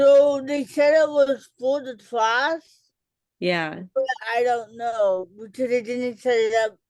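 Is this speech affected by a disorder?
Yes: cerebral palsy.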